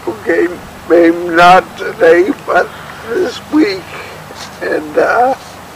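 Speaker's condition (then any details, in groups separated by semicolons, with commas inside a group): Cerebellar ataxia from brain tumour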